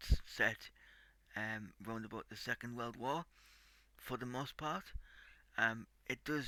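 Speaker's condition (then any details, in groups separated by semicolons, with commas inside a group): Cerebral palsy; tight muscles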